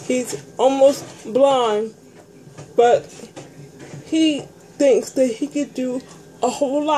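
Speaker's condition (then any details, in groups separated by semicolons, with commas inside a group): Speech impairment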